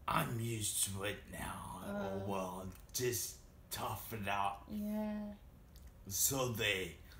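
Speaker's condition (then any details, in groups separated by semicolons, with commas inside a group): Traumatic brain injury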